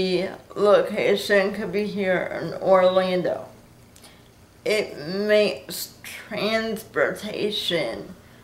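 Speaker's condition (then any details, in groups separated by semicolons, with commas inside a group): Cerebral palsy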